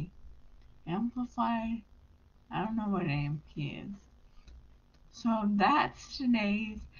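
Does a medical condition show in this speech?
Yes: brain injury.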